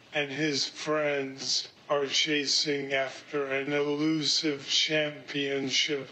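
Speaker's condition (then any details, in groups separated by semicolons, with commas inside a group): ALS, speech-generating device; diagnosed about two years ago, lost use of all limbs; recent pneumonia with hospital stay, speaking through electronic equipment; lost use of voice, speaks through eye-operated letter-selection device with speak button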